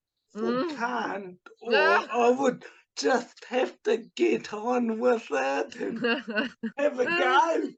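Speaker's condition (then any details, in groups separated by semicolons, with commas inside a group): Cerebral palsy; speech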